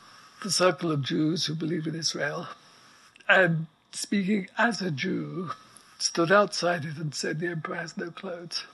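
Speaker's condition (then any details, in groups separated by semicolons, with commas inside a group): ALS; progressive neuromuscular illness, effectively quadriplegic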